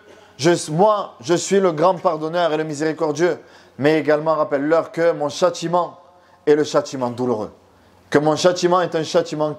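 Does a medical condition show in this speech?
No.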